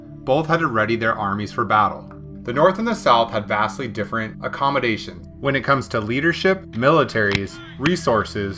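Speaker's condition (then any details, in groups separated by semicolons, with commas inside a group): No condition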